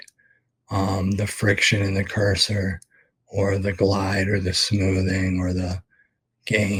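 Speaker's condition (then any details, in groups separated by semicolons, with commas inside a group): ALS; expects to lose voice very soon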